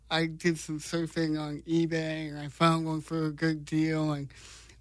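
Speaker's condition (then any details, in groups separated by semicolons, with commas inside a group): Cerebral palsy; congenital, paralyzed left hand, 10 corrective left foot surgeries, 9 screws, steel plate in foot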